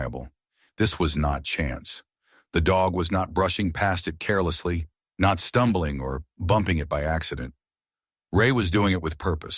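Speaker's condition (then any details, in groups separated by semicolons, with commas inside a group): No condition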